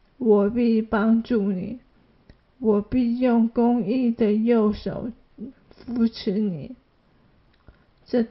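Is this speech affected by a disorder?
Yes: ALS; adult onset, hand weakness, arm muscle atrophy, involuntary muscle twitching throughout body, progressive muscle loss; slower speech, quieter voice.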